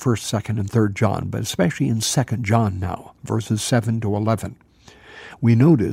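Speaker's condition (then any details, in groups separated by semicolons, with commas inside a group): No condition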